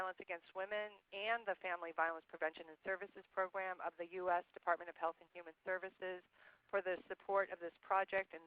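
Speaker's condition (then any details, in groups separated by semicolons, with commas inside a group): No condition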